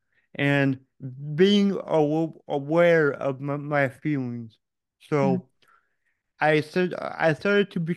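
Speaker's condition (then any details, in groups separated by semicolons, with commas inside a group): Cerebral palsy; revived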